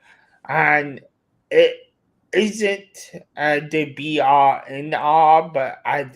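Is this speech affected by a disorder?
Yes: cerebral palsy; affects speech.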